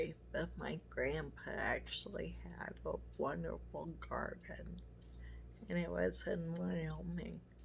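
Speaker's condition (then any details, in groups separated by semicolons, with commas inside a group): MS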